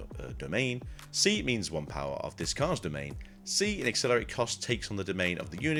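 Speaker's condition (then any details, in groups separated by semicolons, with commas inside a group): No condition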